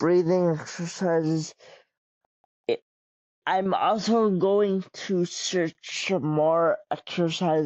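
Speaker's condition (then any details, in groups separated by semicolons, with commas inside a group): Cerebral palsy; wheelchair user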